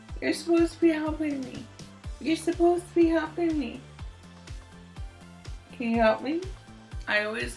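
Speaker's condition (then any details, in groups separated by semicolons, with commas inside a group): Cerebral palsy, mild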